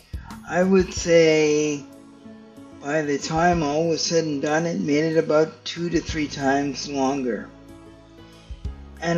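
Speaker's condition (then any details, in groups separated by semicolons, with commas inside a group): Cerebral palsy; stiff muscles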